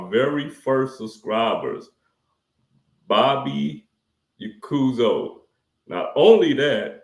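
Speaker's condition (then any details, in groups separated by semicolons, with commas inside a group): No condition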